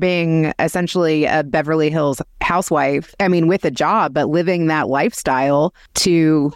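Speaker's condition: No condition

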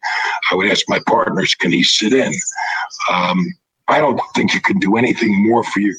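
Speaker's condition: Throat cancer, vocal cords removed

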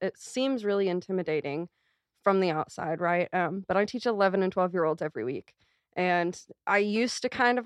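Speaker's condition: No condition

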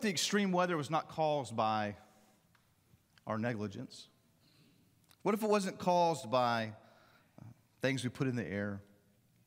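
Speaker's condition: No condition

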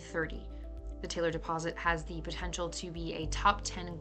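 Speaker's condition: No condition

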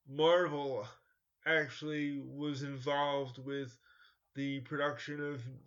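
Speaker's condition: Cerebral palsy; coordination issues, uses crutches

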